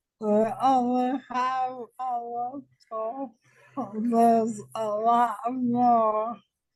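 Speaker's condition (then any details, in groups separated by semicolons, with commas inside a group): ALS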